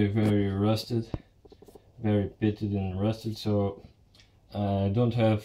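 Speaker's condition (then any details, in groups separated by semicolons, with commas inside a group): No condition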